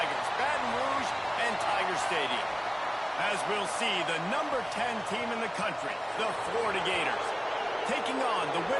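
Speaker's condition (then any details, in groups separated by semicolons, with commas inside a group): No condition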